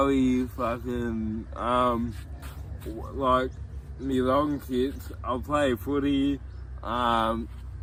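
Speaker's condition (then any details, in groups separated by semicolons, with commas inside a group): Cerebral palsy; from birth, tight muscles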